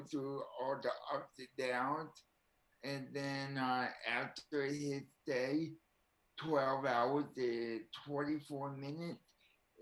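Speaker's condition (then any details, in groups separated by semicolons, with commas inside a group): Cerebral palsy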